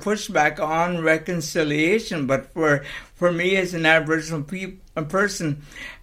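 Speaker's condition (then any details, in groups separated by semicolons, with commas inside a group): Cerebral palsy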